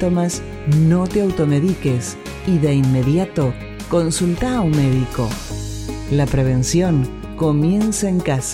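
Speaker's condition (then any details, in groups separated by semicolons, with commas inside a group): No condition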